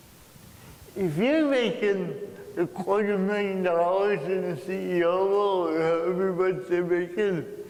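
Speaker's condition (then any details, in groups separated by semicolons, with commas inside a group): Cerebral palsy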